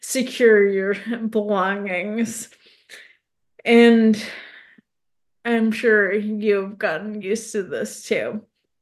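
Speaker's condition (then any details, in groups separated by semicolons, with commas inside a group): ALS; tongue fasciculations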